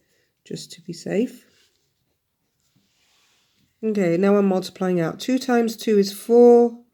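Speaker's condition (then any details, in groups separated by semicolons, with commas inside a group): No condition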